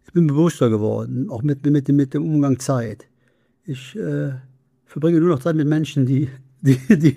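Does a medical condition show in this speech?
Yes: Parkinson's disease; numbness right foot, glasses slipped from hand, deep brain stimulation: two brainstem electrodes, pacemaker in chest; speech therapy, nine weekly exercise sessions incl. therapeutic boxing, Ping-Pong Parkinson, DBS largely replacing medication; speech therapy trains facial muscles against freezing face and speech against decline, going well.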